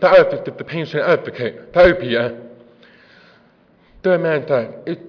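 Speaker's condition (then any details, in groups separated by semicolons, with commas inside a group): Deafness; deaf accent, offers to repeat if not understood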